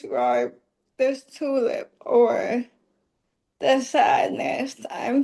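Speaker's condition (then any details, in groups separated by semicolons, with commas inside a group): ALS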